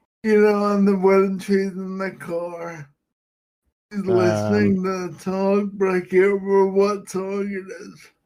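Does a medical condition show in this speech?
Yes: Friedreich's ataxia.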